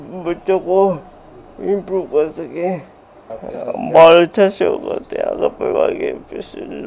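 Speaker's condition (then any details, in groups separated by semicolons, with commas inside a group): Cerebral palsy; fully physically disabled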